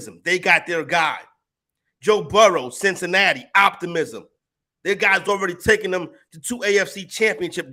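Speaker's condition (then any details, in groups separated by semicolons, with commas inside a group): No condition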